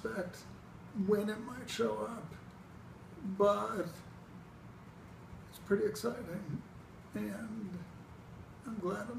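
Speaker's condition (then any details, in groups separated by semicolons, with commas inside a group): Multiple sclerosis; first mesenchymal stem cell infusion, clinical trial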